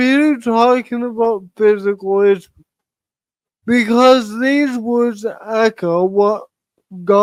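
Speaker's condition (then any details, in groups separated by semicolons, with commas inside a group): Cerebral palsy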